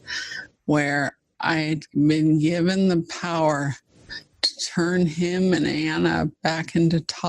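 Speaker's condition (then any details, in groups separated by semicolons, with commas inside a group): ALS (Lou Gehrig's disease); fast progressing form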